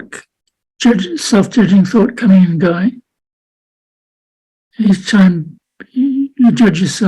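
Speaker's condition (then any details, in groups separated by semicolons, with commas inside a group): Parkinson's disease; unsteady walking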